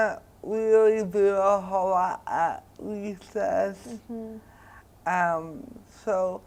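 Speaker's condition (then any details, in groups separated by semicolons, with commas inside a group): Cerebral palsy; diagnosed around age one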